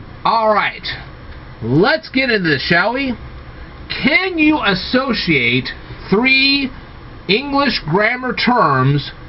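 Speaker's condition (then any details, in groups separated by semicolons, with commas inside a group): No condition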